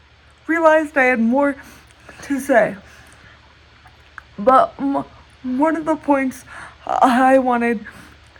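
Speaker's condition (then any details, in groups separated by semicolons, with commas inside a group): Cerebral palsy, severe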